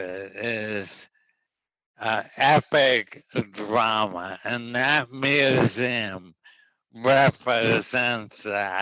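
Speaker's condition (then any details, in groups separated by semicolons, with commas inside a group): ALS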